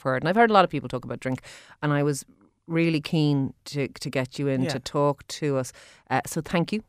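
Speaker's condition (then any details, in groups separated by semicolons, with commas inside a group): No condition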